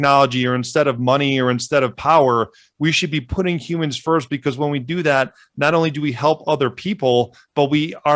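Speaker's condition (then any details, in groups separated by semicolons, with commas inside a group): No condition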